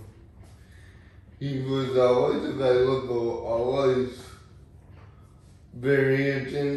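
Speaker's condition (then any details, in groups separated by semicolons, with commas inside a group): Cerebral palsy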